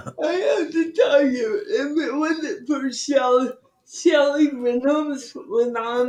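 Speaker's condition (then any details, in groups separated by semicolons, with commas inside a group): Cerebral palsy; from birth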